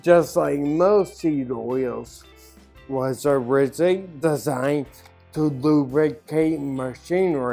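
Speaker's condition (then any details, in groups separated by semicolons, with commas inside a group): Ataxia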